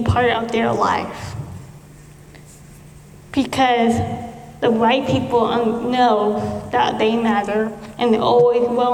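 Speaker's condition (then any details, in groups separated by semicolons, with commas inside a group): Cerebral palsy; speech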